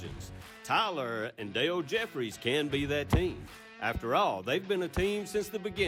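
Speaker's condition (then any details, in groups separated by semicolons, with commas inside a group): No condition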